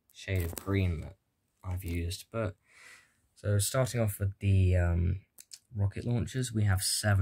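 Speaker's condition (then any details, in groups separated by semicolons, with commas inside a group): No condition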